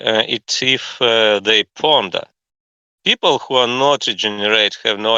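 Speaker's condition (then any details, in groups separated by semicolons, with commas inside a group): No condition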